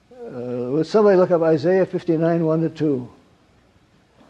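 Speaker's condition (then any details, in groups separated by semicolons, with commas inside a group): Parkinson's; wakes at night, gets up around 3 am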